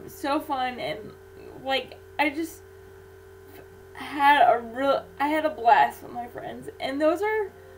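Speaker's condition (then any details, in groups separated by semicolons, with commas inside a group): Cerebral palsy; infant ventilator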